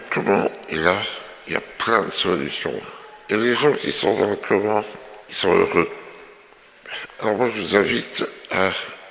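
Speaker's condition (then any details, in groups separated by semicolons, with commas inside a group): Myopathy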